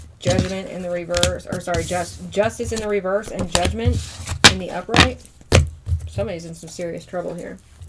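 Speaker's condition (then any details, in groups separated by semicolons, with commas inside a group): No condition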